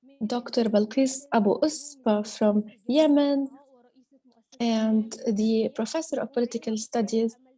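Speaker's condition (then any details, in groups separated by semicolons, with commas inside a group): No condition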